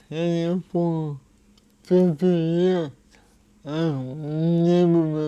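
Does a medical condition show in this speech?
Yes: cerebral palsy.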